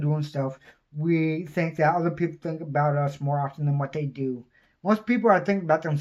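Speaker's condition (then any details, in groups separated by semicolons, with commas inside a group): Cerebral palsy; mild; speech somewhat unclear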